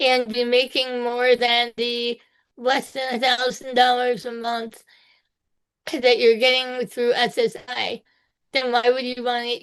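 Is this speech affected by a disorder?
Yes: spinal muscular atrophy type two.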